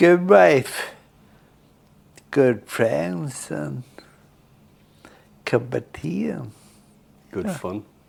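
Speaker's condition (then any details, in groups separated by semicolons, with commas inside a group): Friedreich's ataxia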